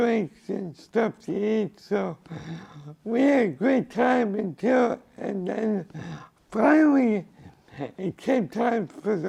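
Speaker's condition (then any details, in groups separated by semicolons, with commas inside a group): Cerebral palsy; from birth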